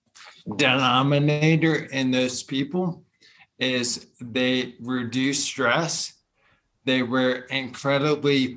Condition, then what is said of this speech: ALS (motor neuron disease). In terms of who I am, I'm a person at this point that tries to express gratitude for every day, being able to communicate the way I can now.